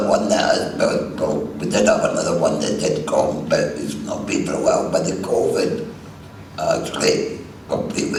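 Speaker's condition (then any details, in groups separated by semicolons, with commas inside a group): Voice box removed; laryngectomy, larynx removed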